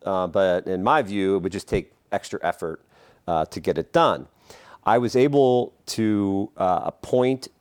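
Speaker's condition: No condition

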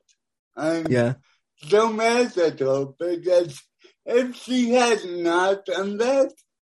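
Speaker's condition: Cerebral palsy; born premature, born deaf

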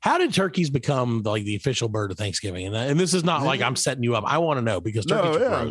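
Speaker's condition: No condition

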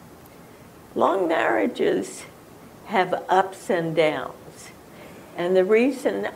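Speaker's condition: Spasmodic dysphonia

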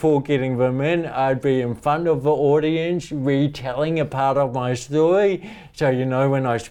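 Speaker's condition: Cerebral palsy; talks funny

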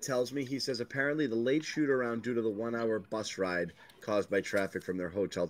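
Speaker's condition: No condition

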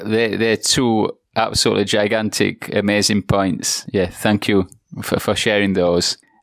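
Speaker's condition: No condition

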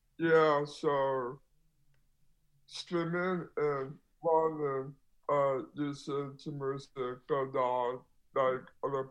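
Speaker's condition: Down syndrome

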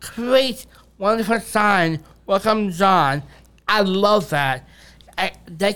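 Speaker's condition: Down syndrome; trouble talking when young, used a voice device

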